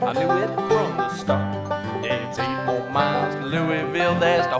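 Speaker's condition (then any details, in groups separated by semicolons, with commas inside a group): No condition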